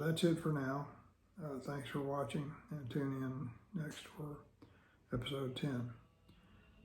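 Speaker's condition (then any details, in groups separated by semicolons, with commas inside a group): Parkinson's disease; persistent voice problem, thick saliva, frequent throat clearing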